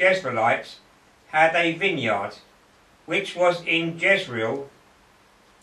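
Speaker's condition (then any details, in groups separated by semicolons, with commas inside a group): No condition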